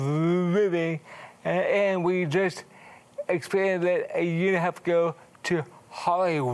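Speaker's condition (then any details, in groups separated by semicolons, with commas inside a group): Cerebral palsy; wheelchair user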